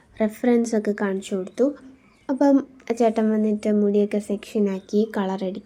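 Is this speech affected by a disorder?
No.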